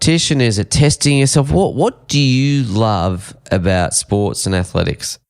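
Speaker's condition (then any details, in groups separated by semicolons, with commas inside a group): No condition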